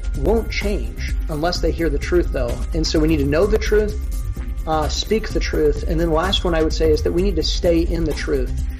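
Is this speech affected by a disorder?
No.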